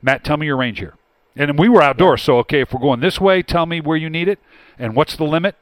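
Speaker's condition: No condition

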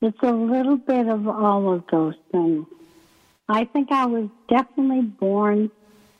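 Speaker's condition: ALS; onset right foot at VA internship in Maine, year of testing before diagnosis, wheelchair user; about three years since onset, two since diagnosis, progressed, needs Beasy board for transfers; breathing muscles weak, speech effortful, may sound weak or unclear, paces speech with breath, slowing, pausing

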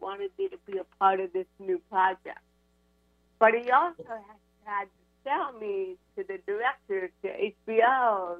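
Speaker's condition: Cerebral palsy; diagnosed at UCLA

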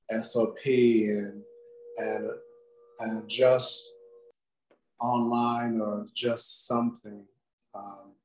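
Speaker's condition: Aphasia; aphasia caused by stroke, therapies such as occupational therapy; says cannot speak

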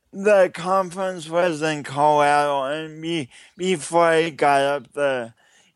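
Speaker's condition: Cerebral palsy; cerebral palsy from birth

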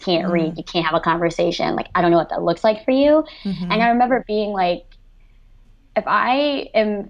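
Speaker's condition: Cleft lip and palate, severe

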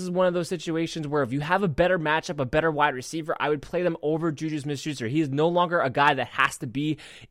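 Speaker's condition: No condition

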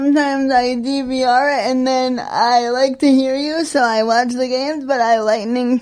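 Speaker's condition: Spastic quadriplegic cerebral palsy, severe; lack of brain oxygen at birth, born 3 months premature, birth weight 1 pound 14 ounces, all muscles very tight; age 36, aging with spasticity difficult, has therapist team; tightness audible in voice, attributed to excitement, able to talk unlike many with severe CP

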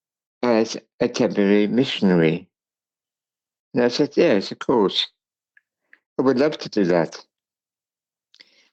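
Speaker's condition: Cerebral palsy; speech impairment

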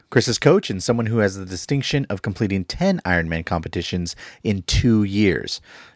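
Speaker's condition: No condition

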